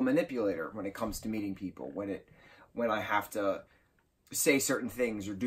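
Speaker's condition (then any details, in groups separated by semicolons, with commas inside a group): No condition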